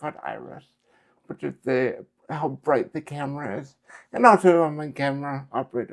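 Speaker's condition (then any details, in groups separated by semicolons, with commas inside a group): Cerebral palsy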